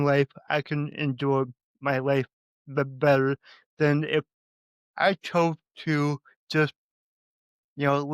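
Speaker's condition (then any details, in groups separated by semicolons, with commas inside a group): Cerebral palsy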